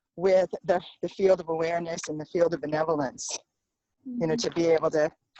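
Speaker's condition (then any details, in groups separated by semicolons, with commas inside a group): No condition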